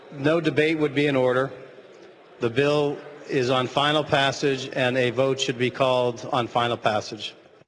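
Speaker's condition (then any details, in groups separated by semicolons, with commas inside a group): No condition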